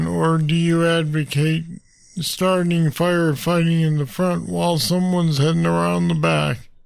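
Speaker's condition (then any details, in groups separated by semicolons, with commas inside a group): Parkinson's disease; deep brain stimulators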